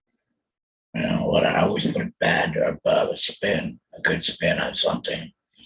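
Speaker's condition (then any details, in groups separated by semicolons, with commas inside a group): Total laryngectomy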